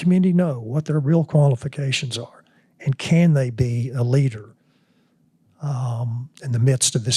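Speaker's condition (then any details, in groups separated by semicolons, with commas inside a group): No condition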